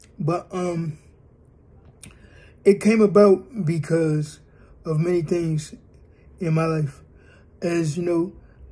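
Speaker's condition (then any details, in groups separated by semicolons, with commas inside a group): Cerebral palsy; working to improve talking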